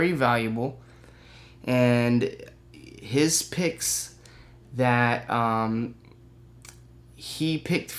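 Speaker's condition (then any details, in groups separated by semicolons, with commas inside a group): No condition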